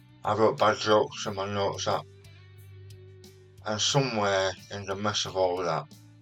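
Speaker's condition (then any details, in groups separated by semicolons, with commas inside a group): Partial glossectomy for tongue cancer; almost half of tongue removed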